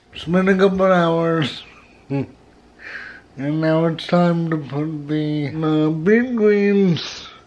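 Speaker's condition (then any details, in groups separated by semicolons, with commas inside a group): Cerebral palsy, spastic, severe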